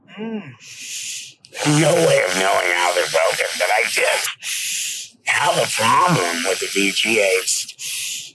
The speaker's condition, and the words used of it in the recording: Laryngectomy. It's hard for me as a laryngectomy to ignore that I'm in a laryngectomy and go through every day pressing on my neck and using my esophagus to talk because I don't have vocal cords.